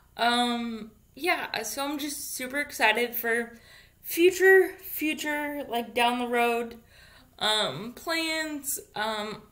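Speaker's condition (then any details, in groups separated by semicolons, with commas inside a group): Cerebral palsy; infant ventilator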